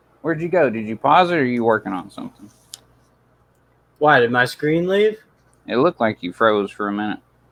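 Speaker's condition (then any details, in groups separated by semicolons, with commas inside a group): No condition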